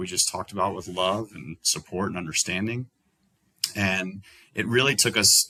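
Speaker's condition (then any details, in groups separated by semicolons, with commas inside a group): No condition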